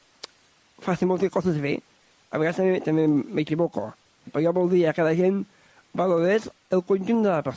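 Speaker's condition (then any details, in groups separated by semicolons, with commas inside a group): Down syndrome; extra chromosome, different learning pace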